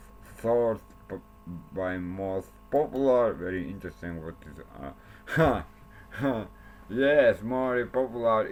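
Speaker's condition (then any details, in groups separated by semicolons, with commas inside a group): Cerebral palsy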